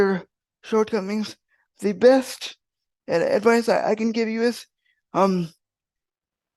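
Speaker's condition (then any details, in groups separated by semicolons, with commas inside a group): Cerebral palsy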